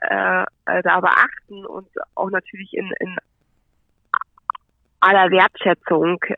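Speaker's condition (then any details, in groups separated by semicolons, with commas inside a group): Stuttering; persistent stuttering with fluent and harder phases, joined Stotterer Selbsthilfe relatively early; currently fairly fluent phase, audible on phone call; always present, sometimes hits limits, takes longer, more with group speaking, English online seminars hardest; blocks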